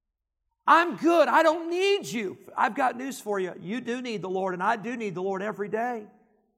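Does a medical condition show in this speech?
No.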